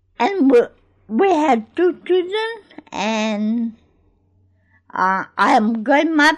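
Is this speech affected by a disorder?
Yes: cerebral palsy; unable to move without some support.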